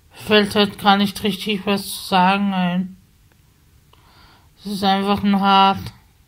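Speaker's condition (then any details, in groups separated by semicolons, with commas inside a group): Spasticity from birth; multiple sclerosis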